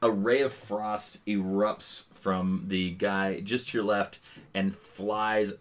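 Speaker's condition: No condition

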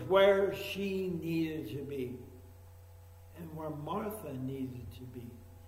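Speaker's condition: ALS; talking sounds funny and goofy

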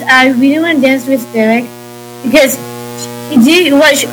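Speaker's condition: Down syndrome

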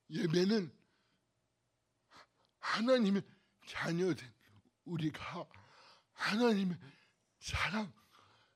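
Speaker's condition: Cerebral palsy; worsening

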